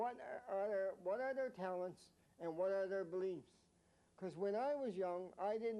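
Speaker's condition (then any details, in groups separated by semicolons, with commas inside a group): Mild cerebral palsy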